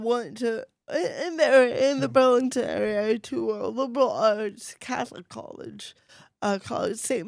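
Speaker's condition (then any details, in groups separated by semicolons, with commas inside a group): Cerebral palsy, mild; affects voice and one hand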